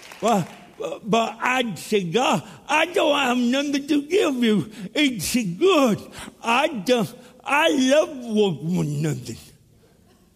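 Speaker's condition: Cerebral palsy; born dead first 18 minutes of life

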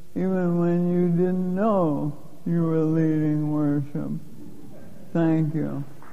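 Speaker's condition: Lou Gehrig's disease; onset with loss of strength first thought due to Parkinson's, given 3 to 5 years to live

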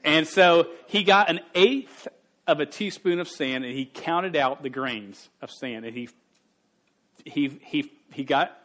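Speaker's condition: Stuttering; still stutters, speaks in front of crowds despite stutter; blocks, gets stuck on own name and short words like a and and; repeated sounds

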